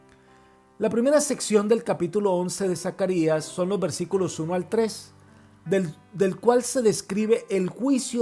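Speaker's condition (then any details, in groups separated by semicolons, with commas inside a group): No condition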